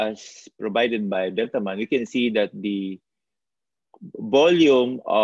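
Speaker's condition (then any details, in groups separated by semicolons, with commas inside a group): No condition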